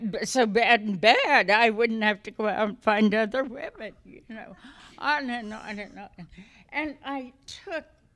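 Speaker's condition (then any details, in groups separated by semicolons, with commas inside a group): Essential tremor; voice affected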